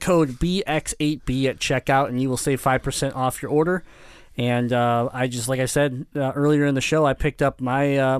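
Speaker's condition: Cleft palate; kept home from school while healing

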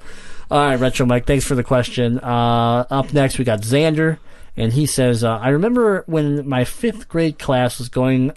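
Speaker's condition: Cleft palate; congenital, multiple procedures in childhood, one at Children's Hospital with week-long stay

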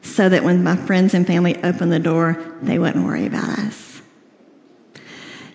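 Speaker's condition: Cleft lip and palate, severe

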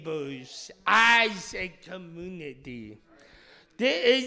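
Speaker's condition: Speech impediment; initially misdiagnosed

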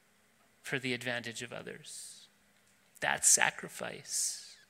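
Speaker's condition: No condition

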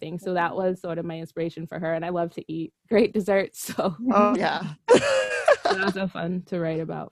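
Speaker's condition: No condition

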